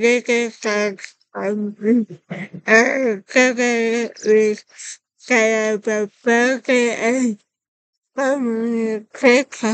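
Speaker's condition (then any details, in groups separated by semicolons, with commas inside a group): Cerebral palsy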